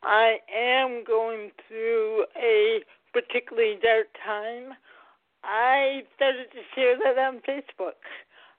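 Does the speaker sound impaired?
Yes: cerebral palsy, mild; mildly affects speech, physical and occupational therapy from early life.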